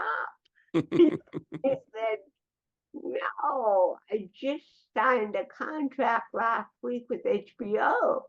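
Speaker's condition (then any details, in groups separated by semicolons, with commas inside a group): Cerebral palsy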